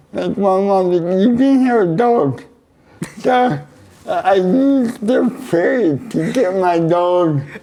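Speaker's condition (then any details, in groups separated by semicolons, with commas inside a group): Cerebral palsy; neck surgery went badly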